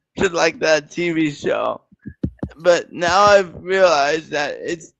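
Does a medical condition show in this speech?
Yes: cerebral palsy; present from birth.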